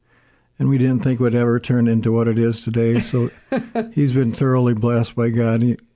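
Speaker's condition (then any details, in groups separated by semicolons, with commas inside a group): Parkinson's disease; near-death experiences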